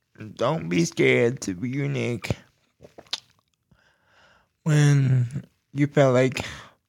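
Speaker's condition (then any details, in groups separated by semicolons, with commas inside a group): Cerebral palsy; low voice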